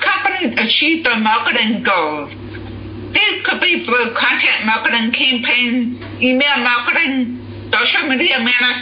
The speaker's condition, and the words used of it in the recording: Deafness. Voice search does not like my voice.